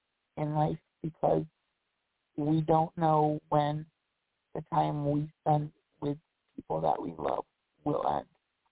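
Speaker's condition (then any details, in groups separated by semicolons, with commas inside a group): Cerebral palsy; walked with walker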